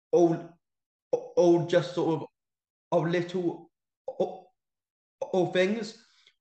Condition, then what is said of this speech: Stuttering. I find if I'm posted on socials, I am a lot more articulate, and I feel that I actually.